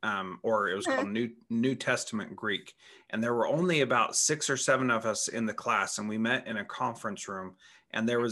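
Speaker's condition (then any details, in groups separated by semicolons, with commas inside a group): No condition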